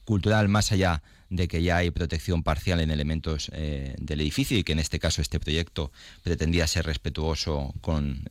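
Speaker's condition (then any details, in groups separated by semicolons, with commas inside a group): No condition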